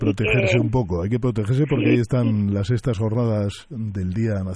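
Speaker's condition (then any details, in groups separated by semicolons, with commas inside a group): No condition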